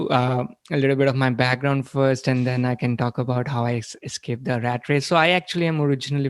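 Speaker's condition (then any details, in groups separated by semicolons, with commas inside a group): No condition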